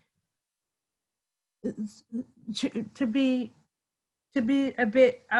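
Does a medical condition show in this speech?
Yes: cerebral palsy; from birth, congenital deafness.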